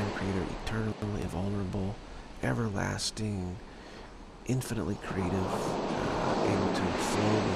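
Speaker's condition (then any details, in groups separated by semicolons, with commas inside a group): No condition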